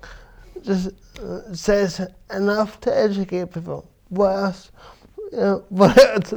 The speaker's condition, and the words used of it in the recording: Cerebral palsy. It's very individual to you. For myself, it affects obviously my verbal